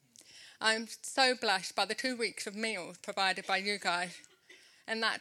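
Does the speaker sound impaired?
Yes: deafness since birth; congenital, hearing aids since age 2.5, cochlear implant surgery about 10 months ago, no infection, minimal scarring; implant switched on 8 months ago, first only beeps, thumps, vibrations, now hearing better than ever, improving.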